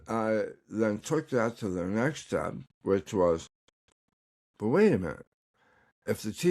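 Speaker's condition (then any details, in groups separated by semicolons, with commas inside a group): Tongue cancer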